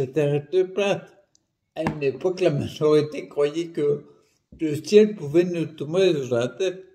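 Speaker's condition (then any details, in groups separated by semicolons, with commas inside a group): Primary progressive multiple sclerosis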